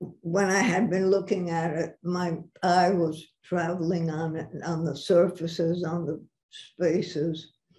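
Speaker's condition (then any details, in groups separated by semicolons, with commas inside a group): Parkinson's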